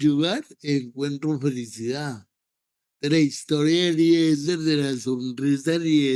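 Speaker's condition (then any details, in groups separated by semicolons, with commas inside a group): Cerebral palsy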